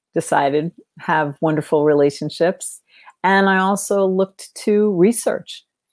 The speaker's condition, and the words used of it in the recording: None; typical speech.